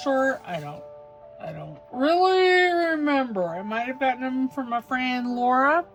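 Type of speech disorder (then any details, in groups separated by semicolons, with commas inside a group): Slurred speech; brainstem tumor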